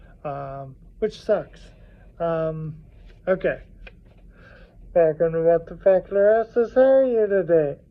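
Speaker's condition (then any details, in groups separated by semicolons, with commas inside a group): Primary lateral sclerosis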